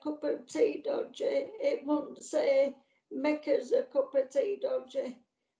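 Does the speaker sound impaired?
Yes: motor neurone disease; MND diagnosed about nine years ago, progressive, voice went overnight during past illnesses; still speaking, voice banked 1,600 phrases incl own, supported by therapist Richard Cave; voice affected quite a lot, once-broad Yorkshire accent changed, fears voice may suddenly go.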